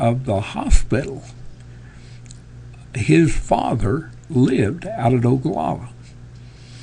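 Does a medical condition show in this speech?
Yes: Parkinson's; tremors as early symptom.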